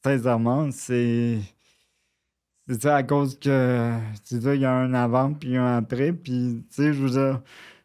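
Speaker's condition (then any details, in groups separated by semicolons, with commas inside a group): Cerebral palsy, near quadriplegia; spasms limit mobility, no standing balance, leans on support, needs adaptation and assistance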